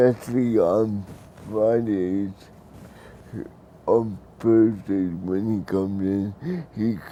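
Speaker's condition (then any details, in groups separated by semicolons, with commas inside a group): Cerebral palsy; takes medications, slow to maneuver, needs help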